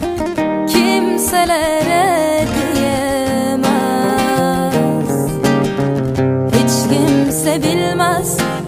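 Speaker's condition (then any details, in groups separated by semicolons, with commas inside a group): No condition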